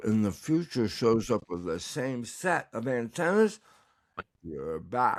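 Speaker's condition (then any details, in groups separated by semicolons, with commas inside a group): Tongue cancer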